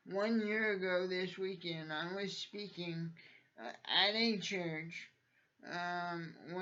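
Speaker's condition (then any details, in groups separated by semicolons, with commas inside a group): Cerebral palsy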